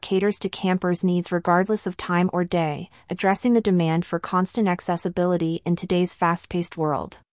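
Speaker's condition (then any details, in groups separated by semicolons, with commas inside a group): No condition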